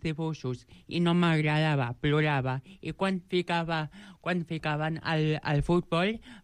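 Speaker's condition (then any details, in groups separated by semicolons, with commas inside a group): Joubert syndrome; present from birth; age 29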